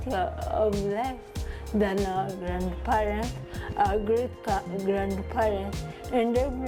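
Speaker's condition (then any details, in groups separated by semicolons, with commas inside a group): Cerebral palsy; from birth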